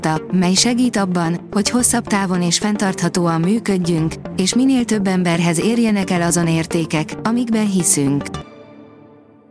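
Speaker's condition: No condition

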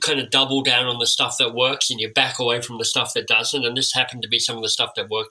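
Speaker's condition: Cleft lip and palate; orthodontic treatment

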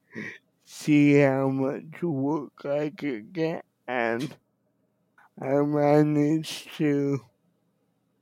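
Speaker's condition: Cerebral palsy; wheelchair user

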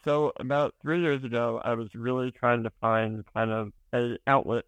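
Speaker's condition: Spinal muscular atrophy

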